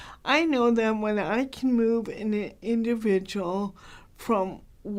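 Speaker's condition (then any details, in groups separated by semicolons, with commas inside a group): Cerebral palsy; very mild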